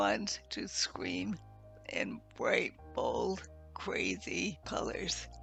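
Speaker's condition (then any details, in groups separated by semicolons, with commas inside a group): Multiple sclerosis; quadriplegic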